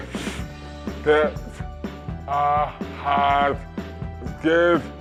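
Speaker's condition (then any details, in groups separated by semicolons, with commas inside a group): Dystonia; slurred speech, difficulty eating at onset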